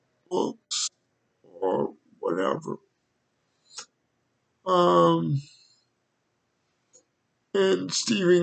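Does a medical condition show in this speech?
Yes: cerebral palsy.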